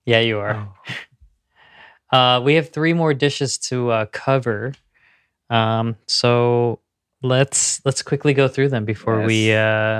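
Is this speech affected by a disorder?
No.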